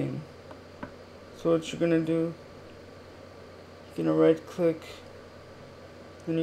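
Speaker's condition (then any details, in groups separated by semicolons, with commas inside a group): Cerebral palsy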